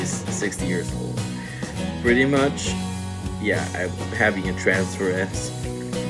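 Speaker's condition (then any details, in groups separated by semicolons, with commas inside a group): No condition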